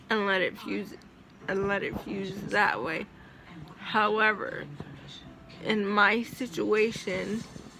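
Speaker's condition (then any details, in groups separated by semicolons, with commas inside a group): Cerebral palsy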